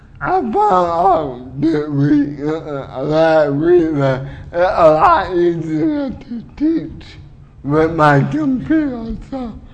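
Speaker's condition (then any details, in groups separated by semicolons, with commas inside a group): Cerebral palsy; uses wheelchair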